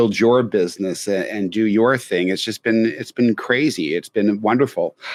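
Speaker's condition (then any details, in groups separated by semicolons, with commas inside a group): No condition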